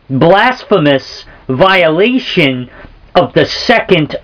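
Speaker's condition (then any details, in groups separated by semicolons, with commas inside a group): No condition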